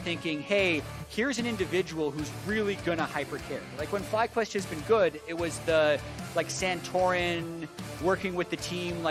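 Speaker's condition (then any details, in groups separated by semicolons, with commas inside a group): No condition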